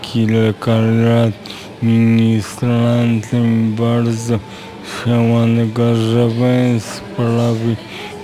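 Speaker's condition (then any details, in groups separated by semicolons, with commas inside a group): Aphasia; acquired after accident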